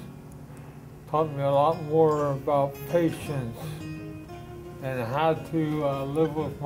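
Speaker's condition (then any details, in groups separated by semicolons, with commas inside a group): Traumatic brain injury; severe, affects standing and walking; ongoing physical therapy, now stands independently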